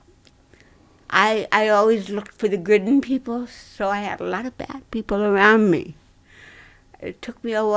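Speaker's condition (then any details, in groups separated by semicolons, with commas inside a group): Cerebral palsy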